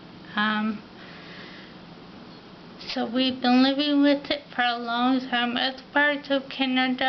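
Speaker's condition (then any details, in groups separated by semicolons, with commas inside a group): Ataxia; affects mouth and tongue coordination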